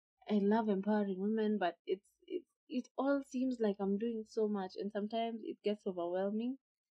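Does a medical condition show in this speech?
No.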